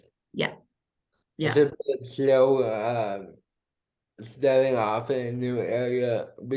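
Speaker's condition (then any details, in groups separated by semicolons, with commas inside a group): Cerebral palsy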